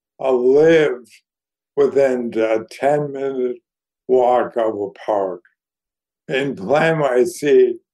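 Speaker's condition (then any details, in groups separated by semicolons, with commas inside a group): ALS; declining health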